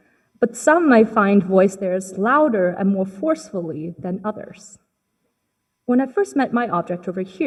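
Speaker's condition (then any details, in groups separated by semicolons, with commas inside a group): No condition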